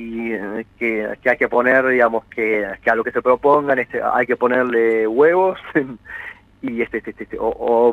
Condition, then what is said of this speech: Stuttering. Que no implica una limitación cognitiva ni nada, sino que solamente cuando ya hablamos no nos trabamos, pero no mucho más.